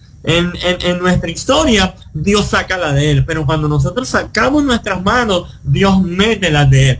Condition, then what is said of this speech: Cleft palate. De hecho, aún después de 7 cirugías, mi fosa nasal sigue abierta.